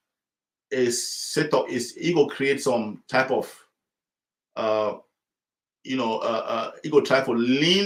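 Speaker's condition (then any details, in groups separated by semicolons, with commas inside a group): No condition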